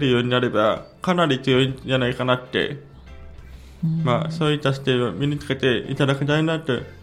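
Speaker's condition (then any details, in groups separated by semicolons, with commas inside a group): Hearing impairment; communicates by spoken language, not sign language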